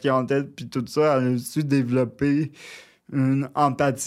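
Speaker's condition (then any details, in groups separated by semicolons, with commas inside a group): Cerebral palsy, near quadriplegia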